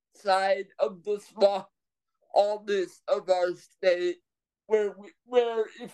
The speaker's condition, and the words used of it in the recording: Cerebral palsy. As you can tell when I'm excited and nervous and have a lot to say, sometimes my voice doesn't keep up with what's in